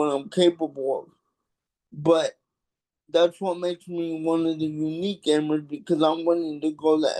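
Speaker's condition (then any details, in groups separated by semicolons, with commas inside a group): Cerebral palsy; affects hands and back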